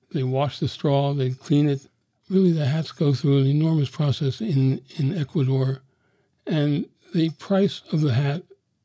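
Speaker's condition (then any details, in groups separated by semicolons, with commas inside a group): Parkinson's disease; Parkinson's progressing rapidly, fatal a few months after recording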